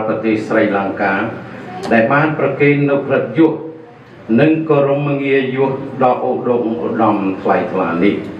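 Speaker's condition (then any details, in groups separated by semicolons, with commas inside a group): No condition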